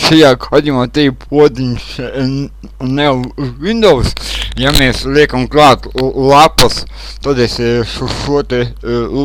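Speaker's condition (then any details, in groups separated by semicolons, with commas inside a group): Cerebral palsy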